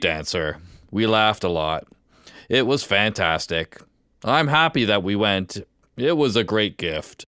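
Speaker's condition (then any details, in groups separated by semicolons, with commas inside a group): No condition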